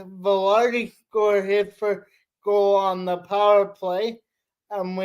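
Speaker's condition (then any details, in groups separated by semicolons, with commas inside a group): Cerebral palsy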